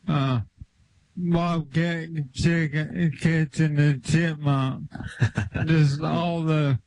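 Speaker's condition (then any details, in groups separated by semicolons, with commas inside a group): ALS; limb onset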